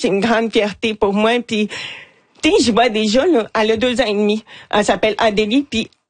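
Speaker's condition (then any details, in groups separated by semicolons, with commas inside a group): Hearing loss, cochlear implant; own singing described as not very pretty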